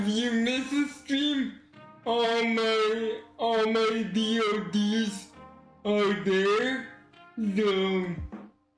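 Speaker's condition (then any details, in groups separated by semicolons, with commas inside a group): Cerebral palsy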